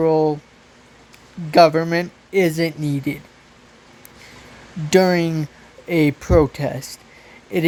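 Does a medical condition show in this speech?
Yes: cerebral palsy.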